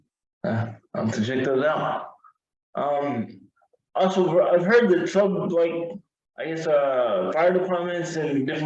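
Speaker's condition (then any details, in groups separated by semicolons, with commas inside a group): Cerebral palsy, severe; wheelchair user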